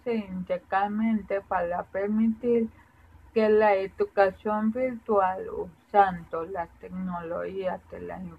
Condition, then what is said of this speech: Cerebral palsy. Parálisis cerebral hipotónica es decir, que tengo poco equilibrio, dificultad al caminar, al hablar y con lentitud al escribir.